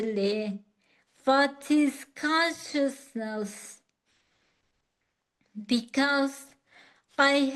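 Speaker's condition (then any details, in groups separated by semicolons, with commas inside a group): Acquired ataxia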